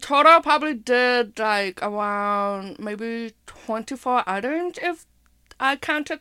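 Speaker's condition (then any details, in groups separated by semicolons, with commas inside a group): Hearing impairment with speech impairment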